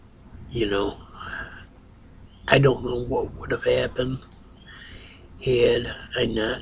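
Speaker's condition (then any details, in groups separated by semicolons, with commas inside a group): Ataxia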